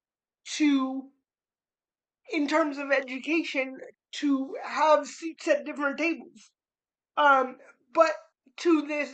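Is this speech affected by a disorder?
Yes: cerebral palsy; spastic.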